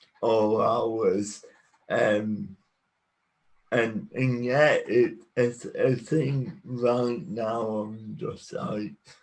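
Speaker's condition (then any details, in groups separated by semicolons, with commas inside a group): Cerebral palsy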